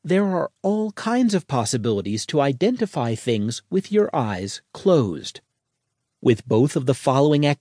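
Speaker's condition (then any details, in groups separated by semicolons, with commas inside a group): No condition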